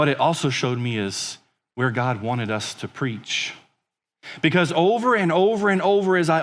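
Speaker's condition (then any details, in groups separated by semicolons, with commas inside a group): No condition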